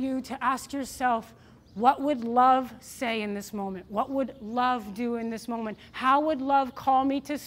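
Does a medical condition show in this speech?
No.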